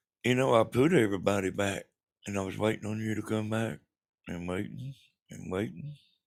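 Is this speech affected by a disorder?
Yes: brain bleed.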